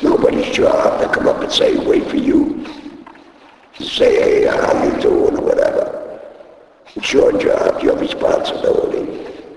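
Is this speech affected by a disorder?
Yes: laryngectomy; voice box removed by operation.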